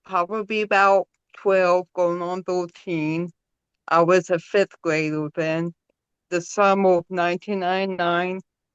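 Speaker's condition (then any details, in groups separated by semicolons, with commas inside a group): Cerebral palsy; from birth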